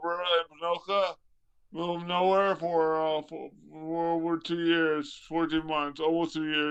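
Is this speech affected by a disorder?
Yes: traumatic brain injury.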